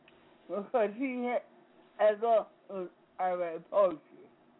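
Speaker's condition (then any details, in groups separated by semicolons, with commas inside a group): Speech impediment; sometimes gets stuck, breath won't push words out, speech very clear today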